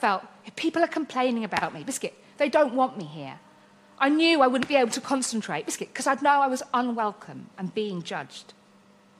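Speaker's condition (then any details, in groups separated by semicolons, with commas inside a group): Tourette's; tics, at the time walking but very wobbly and needing help; frequent vocal tics, involuntary shouting including swearing, noises disturbing audiences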